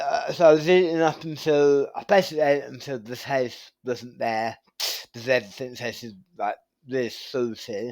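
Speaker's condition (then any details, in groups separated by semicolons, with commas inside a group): Tongue cancer surgery; right-side tongue surgery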